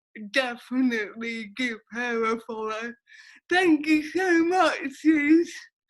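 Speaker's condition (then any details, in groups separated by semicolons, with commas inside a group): Cerebral palsy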